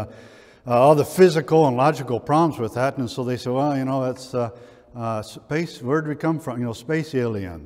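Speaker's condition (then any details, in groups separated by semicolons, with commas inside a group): No condition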